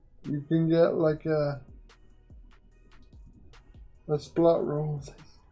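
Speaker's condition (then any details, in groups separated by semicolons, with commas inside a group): Quadriplegic cerebral palsy; uses one hand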